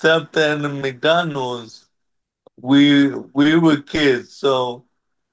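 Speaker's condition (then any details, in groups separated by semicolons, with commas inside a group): Cerebral palsy; wheelchair over the years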